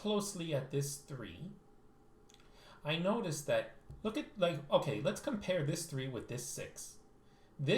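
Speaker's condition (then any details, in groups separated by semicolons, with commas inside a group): No condition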